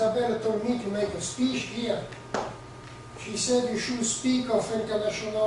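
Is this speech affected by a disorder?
No.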